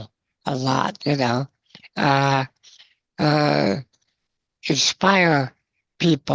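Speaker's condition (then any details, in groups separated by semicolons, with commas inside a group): Spinal muscular atrophy, congenital; progressive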